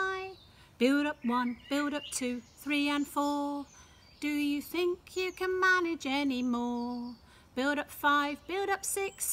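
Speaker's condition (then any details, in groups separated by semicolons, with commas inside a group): No condition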